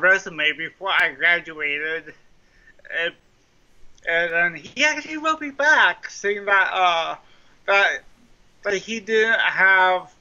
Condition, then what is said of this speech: Cerebral palsy. It's because of the speech impediment.